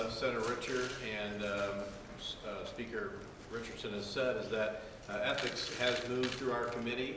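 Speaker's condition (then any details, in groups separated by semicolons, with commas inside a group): No condition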